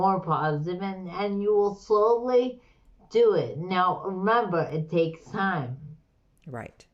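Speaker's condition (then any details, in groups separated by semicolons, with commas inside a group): Slurred speech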